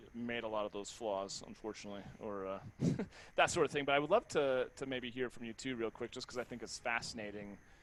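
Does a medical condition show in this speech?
No.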